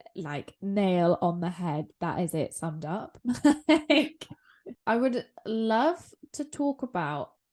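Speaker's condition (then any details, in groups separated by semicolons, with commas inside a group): No condition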